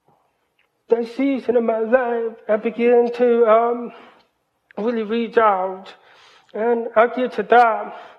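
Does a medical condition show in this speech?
Yes: hearing loss, cochlear implant; completely deaf until age 12, invasive painful surgery, speech therapy, college; hears about 80% with cochlear implant, hears but does not always understand; doctors predicted poor speech at age 5, parents pushed speaking over sign language.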